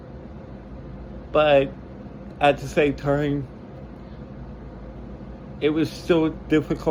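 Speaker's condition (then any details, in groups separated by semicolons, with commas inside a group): Cerebral palsy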